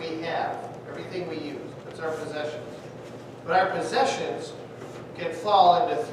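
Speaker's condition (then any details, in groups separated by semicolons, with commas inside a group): No condition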